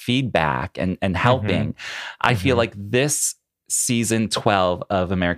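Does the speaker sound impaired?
No.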